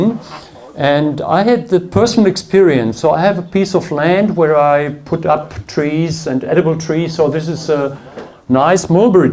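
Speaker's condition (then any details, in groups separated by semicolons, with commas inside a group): No condition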